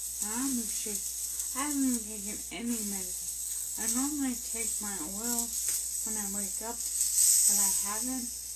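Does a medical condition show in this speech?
Yes: brain injury.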